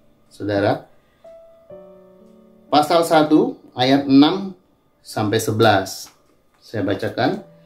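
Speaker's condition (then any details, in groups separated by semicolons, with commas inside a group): No condition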